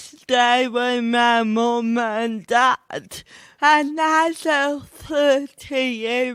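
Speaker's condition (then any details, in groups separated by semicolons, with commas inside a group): Cerebral palsy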